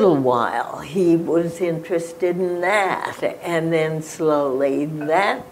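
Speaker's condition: Spasmodic dysphonia

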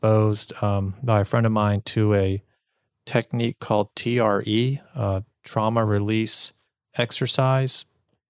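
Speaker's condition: No condition

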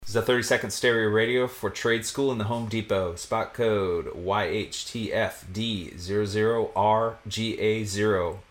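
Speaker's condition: No condition

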